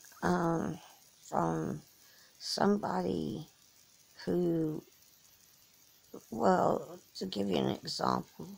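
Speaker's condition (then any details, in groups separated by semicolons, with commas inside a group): Cerebral palsy; from birth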